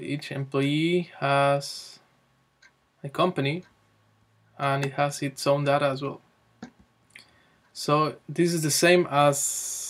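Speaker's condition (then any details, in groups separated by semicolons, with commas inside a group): No condition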